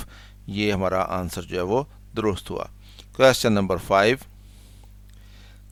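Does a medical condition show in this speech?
No.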